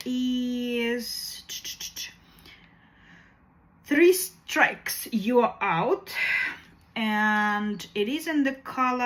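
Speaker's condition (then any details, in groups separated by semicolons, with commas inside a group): No condition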